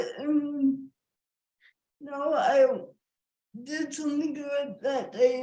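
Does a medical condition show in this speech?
Yes: cerebral palsy.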